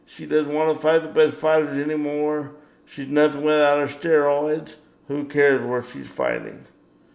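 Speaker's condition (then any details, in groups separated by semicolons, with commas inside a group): Cerebral palsy; power wheelchair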